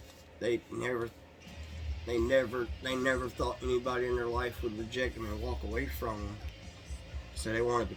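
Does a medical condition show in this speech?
No.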